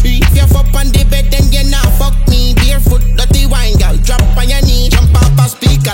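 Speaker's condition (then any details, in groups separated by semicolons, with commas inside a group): No condition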